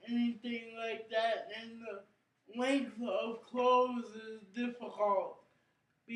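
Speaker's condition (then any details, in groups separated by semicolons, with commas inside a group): Cerebral palsy; brain injury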